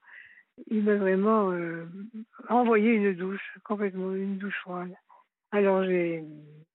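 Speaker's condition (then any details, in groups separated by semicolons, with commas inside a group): Parkinson's disease; left leg dragging, frequent tripping, noticed by sports coach, diagnosed by rheumatologist, confirmed by neurologist; four years since diagnosis, unchanged treatment without side effects, leg dragging gone, Marseille neurologist six-monthly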